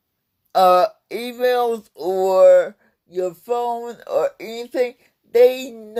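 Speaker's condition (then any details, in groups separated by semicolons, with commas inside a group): Cerebral palsy; several unnoticed strokes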